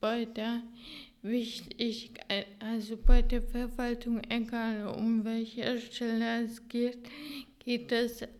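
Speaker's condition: Ataxia; hereditary ataxia, nerve disease, 100% disability status assessed last year; pronounced, several years since onset, weekly speech, occupational and physiotherapy, rehab clinic exercises; limited speech ability, communication impaired

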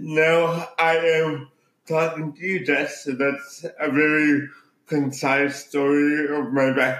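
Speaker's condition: Cerebral palsy

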